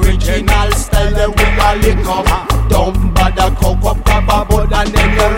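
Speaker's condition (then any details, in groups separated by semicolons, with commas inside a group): No condition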